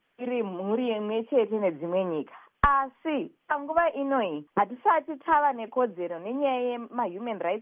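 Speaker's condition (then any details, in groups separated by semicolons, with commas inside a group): No condition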